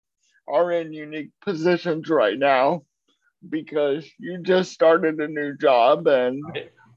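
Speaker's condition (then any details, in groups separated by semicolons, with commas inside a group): Cerebral palsy; uses a wheelchair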